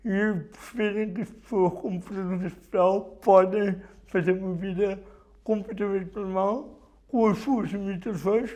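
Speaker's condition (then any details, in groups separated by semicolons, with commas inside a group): Cerebral palsy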